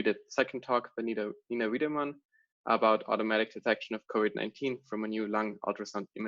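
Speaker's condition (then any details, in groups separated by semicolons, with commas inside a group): No condition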